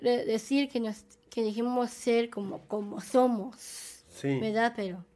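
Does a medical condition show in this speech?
Yes: Down syndrome; present from birth.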